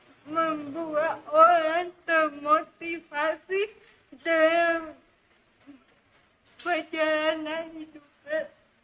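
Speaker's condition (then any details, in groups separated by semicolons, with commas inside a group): Cerebral palsy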